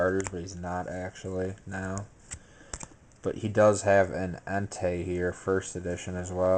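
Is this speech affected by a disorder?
No.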